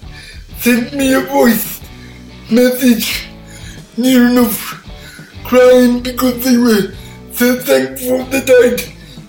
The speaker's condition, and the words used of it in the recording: Cerebral palsy. I find people are nervous about asking you to repeat yourself.